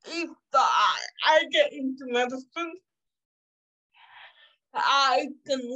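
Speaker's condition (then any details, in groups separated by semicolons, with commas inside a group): Cerebral palsy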